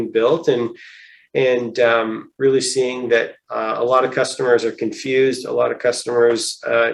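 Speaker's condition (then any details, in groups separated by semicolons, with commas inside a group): No condition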